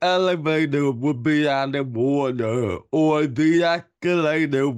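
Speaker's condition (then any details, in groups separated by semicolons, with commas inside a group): Cerebral palsy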